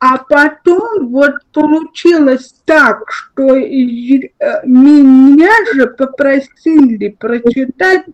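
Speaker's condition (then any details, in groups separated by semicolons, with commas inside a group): Cerebral palsy, spastic diplegia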